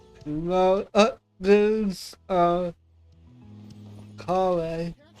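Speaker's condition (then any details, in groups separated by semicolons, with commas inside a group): Cerebral palsy; affects voice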